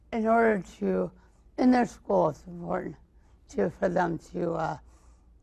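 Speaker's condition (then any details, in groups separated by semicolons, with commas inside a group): Cerebral palsy, mild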